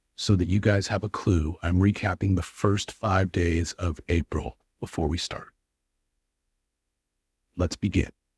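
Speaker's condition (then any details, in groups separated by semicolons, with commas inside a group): No condition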